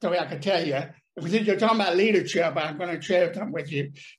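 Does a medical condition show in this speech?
Yes: deafness; brain damage from birth, paralysis on one side; speech problem, mocked in childhood for talking funny and too loud.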